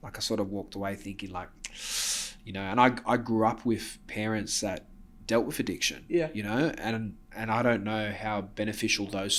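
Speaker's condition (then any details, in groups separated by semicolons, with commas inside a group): No condition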